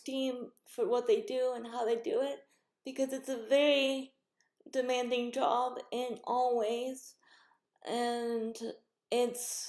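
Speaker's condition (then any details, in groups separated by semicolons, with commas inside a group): Cerebral palsy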